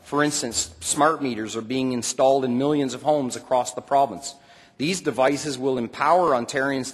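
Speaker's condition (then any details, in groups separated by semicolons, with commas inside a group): No condition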